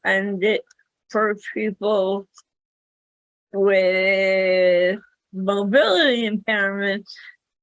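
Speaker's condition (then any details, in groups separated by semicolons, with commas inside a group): Cerebral palsy; speaks better than types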